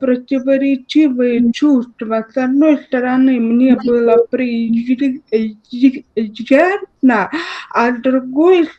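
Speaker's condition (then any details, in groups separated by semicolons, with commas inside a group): Cerebral palsy, spastic diplegia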